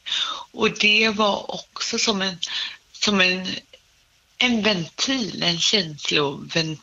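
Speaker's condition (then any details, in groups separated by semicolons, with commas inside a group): Cerebral palsy; speech slightly affected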